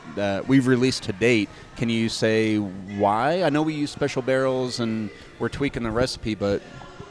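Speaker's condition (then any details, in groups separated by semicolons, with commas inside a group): No condition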